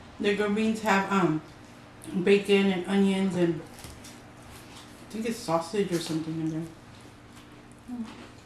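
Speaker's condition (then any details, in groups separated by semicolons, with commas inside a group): No condition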